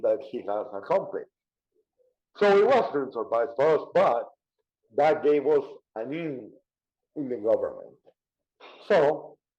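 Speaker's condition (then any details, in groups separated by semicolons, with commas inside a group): Cerebral palsy; diagnosed in childhood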